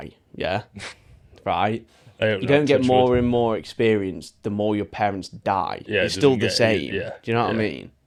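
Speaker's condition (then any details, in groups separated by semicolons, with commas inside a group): No condition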